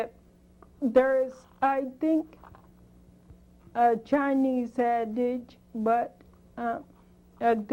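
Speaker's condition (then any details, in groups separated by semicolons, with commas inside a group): Spinocerebellar degeneration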